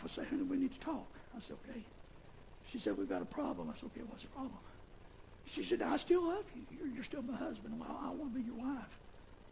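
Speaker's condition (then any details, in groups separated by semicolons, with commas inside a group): Vocal fold paralysis, bilateral; speaks with false vocal folds; pushes much air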